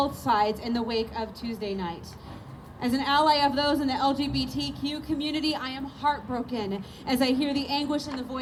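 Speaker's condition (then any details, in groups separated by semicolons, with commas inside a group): No condition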